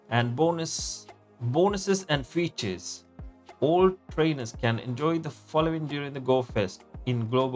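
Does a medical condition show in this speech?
No.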